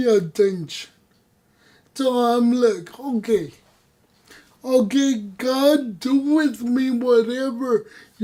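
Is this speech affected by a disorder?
Yes: cerebral palsy; voice.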